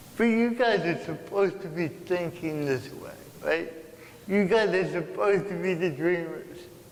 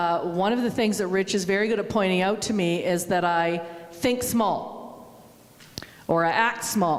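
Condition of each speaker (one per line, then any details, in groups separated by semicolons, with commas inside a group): Cerebral palsy
No condition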